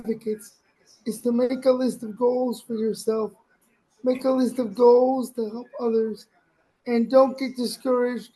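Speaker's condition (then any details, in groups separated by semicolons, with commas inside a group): Cerebral palsy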